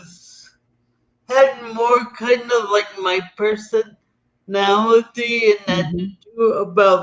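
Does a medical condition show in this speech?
Yes: cerebral palsy; atypical gait.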